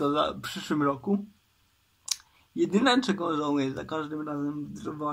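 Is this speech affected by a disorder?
Yes: cerebral palsy; uses wheelchair.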